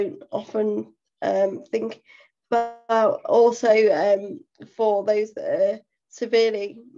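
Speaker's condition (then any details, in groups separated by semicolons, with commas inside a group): Cerebral palsy; full-time wheelchair user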